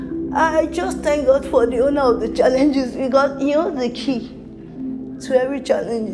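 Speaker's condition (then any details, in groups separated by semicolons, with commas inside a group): Severe cerebral palsy; uses wheelchair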